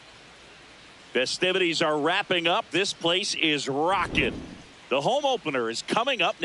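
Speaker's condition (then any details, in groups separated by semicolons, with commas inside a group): No condition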